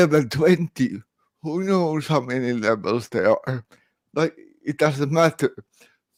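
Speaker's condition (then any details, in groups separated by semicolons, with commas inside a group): Cerebral palsy, severe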